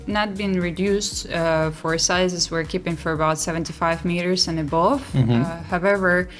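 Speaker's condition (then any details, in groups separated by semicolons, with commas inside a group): No condition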